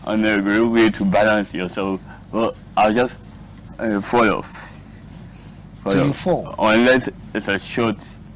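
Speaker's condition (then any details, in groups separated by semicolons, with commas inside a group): Cerebral palsy; speech therapy, speech improved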